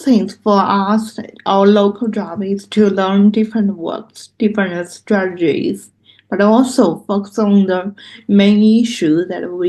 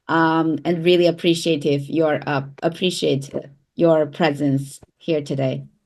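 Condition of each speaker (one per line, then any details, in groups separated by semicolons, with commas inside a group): Cerebral palsy; loss of muscle control
No condition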